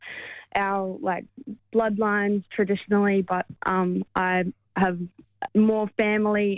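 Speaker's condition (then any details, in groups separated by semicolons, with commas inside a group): No condition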